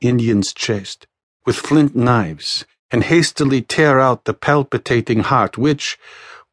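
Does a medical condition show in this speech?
No.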